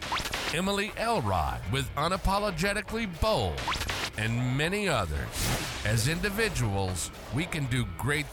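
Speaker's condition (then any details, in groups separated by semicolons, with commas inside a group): No condition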